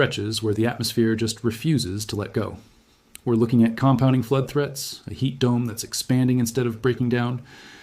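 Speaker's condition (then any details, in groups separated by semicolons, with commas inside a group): No condition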